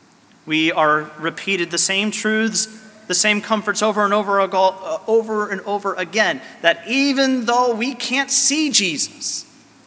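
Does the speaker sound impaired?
No.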